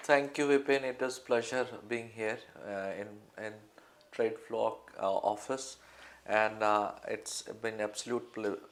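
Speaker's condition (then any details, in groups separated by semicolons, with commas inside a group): No condition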